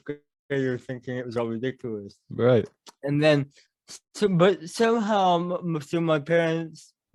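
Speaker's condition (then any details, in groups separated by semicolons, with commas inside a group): Cerebral palsy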